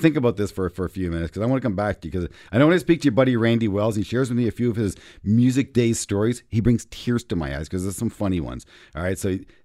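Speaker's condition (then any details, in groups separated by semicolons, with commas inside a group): No condition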